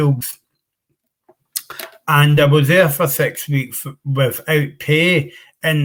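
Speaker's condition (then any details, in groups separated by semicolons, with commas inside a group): Cerebral palsy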